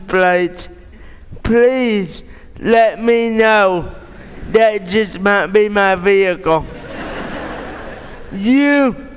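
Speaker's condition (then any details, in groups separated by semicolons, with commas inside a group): Cerebral palsy; born premature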